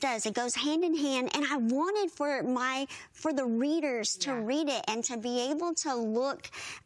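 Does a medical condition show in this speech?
Yes: bilateral cleft lip and palate; severe bilateral cleft lip and palate from birth, born in Guatemala mountains, not expected to survive; unable to nurse as infant, once could not speak, needed interpreters, singing voice strong.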